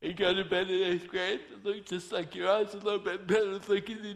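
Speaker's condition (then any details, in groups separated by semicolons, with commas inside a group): Torsion dystonia; voice cannot be controlled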